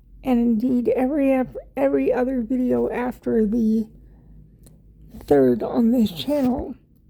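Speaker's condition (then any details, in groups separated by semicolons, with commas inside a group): Cerebral palsy; wheelchair user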